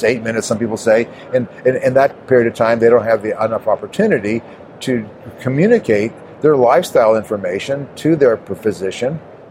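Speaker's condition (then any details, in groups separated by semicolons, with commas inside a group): No condition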